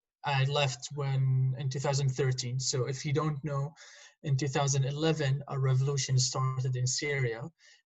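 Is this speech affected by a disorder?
No.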